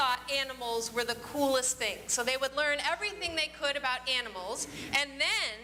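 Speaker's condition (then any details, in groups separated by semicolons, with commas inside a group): No condition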